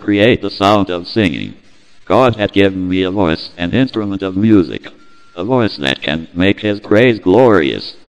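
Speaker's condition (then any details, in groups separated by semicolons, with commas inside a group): Cerebral palsy, speech-generating device; brain injury at birth from lack of oxygen, cannot walk, uses wheelchair; speaks through deck talk speech synthesizer by Dennis Glatt, synthesizer voice heard; speech impediment, own speech hard to understand, deck talk programmed to sing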